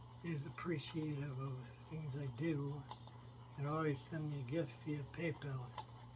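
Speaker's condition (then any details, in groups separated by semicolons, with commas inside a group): Myasthenia gravis; affects two fingers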